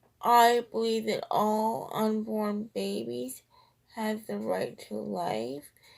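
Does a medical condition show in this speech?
Yes: cerebral palsy, triplegia.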